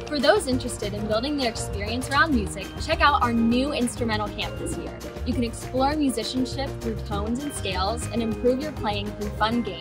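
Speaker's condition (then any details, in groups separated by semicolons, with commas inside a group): No condition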